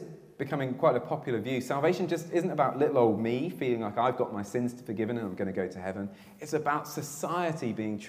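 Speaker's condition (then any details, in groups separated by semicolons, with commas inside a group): No condition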